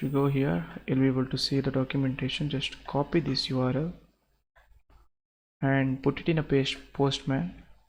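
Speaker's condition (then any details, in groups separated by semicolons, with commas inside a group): No condition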